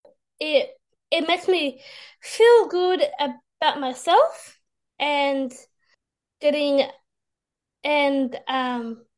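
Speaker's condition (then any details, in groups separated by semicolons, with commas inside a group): Down syndrome; age 26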